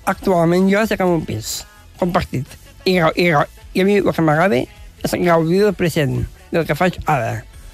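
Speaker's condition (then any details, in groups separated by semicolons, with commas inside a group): Down syndrome; communicates clearly, less nervous than many guests, per host; practised structuring ideas through video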